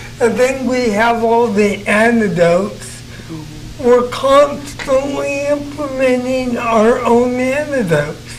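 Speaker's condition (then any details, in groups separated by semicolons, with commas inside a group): Cerebral palsy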